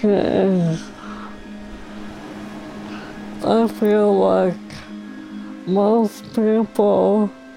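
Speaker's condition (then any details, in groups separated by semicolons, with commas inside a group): ALS; harder to understand, slow sentence production, mute when hurt, losing voice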